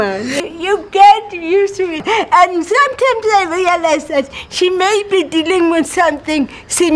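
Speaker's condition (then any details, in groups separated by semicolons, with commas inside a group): Cerebral palsy; speech impediment, understandable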